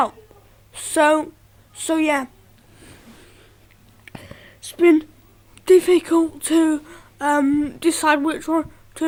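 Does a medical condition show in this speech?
Yes: cerebral palsy.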